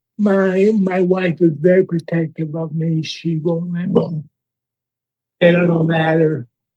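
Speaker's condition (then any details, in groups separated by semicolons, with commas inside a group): Parkinson's disease; handwriting almost illegible, visible hand shaking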